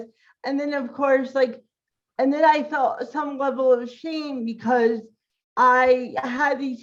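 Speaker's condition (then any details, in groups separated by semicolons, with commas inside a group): Cerebral palsy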